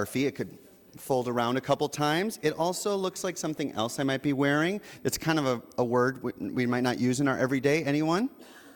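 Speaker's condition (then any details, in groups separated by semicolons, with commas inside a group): No condition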